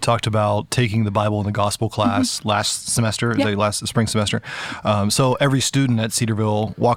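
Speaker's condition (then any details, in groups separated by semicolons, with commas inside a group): No condition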